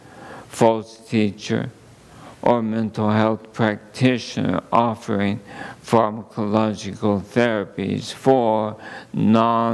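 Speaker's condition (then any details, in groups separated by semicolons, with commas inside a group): ALS; under neurologist care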